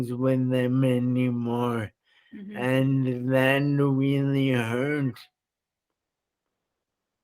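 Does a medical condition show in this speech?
Yes: traumatic brain injury.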